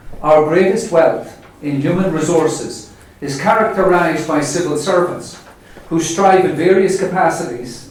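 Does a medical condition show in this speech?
No.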